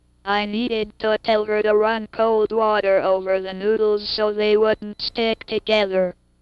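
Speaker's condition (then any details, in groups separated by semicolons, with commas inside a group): Cerebral palsy; cannot move limbs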